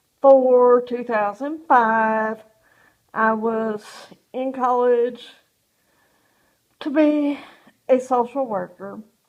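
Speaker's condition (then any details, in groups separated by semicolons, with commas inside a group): Cerebral palsy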